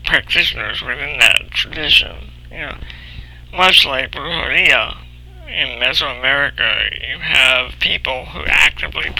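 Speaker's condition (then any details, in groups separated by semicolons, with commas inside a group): Cerebral palsy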